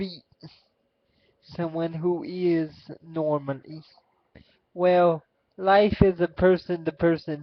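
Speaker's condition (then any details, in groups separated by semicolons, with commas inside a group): Cerebral palsy, quadriplegic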